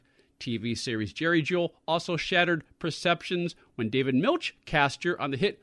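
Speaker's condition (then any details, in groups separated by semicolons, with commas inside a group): No condition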